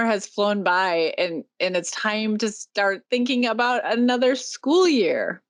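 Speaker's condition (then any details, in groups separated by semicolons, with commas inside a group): No condition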